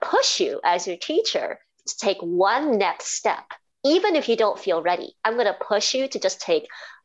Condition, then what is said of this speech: Cleft palate. I am very grateful I received that speech therapy, and that has really allowed me to be very clear in my communication to everybody today on the podcast.